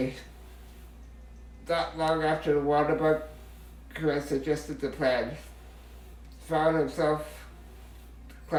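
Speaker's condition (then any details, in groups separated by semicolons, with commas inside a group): Muscular dystrophy, Duchenne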